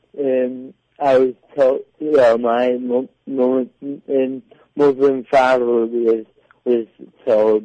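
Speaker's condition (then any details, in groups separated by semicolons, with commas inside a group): Cerebral palsy; cerebral palsy from birth, predicted never to walk, walked with walking frame, prone to rounded shoulders; back training straightened posture and shoulders; delayed development and talking, speech therapy paid by parents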